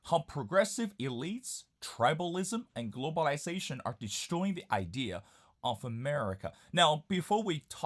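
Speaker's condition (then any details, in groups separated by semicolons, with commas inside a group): No condition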